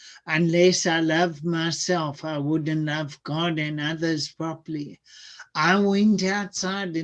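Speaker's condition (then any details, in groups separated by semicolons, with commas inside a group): Cerebral palsy; speech sounds atypical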